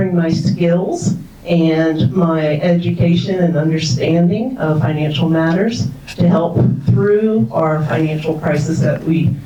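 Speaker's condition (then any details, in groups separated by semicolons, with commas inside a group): No condition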